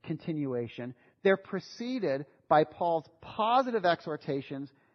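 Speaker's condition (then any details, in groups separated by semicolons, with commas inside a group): No condition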